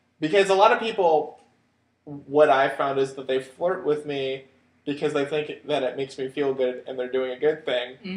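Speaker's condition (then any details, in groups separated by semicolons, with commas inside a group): No condition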